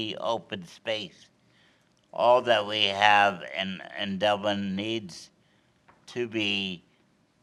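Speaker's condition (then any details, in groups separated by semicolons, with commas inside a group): Cerebral palsy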